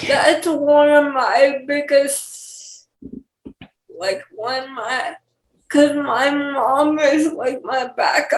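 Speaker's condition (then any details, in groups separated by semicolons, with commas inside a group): Cerebral palsy; wheelchair user; speech issues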